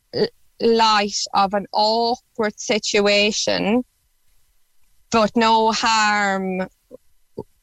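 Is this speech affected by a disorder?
Yes: stutter; stutter since about age 3, progressively worse into teenage years, childhood speech therapy did not help; woman in 30s, reports a good speech day today; varies day to day, some days cannot speak a word, worse with new people, rude or rushed listeners; here prolonged sounds.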